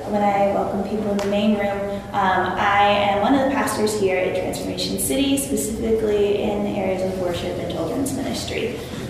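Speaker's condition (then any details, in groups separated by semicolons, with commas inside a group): No condition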